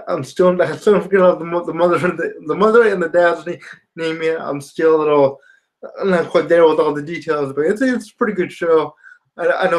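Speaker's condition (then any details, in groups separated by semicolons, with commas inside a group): Spastic quadriplegia cerebral palsy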